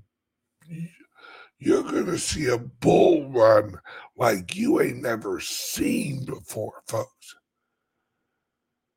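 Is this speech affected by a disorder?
Yes: chronic voice problem; about 2 years of dry, stiff voice box, uses CPAP machine; constant dry throat, urge to clear throat, stiff voice box loosening, easier when louder.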